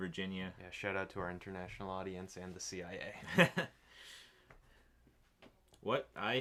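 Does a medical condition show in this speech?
No.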